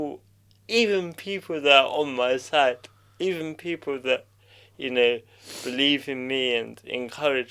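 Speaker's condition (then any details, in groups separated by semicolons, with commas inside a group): Cerebral palsy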